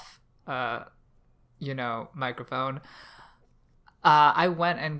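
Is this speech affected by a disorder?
No.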